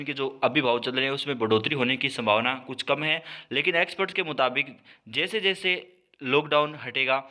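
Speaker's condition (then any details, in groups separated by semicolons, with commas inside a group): No condition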